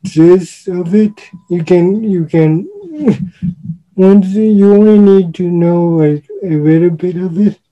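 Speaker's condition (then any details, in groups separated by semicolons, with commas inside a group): Cerebral palsy; uses wheelchair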